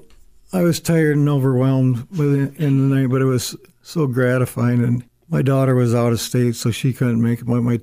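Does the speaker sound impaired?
Yes: Parkinson's disease; stutters and stammers.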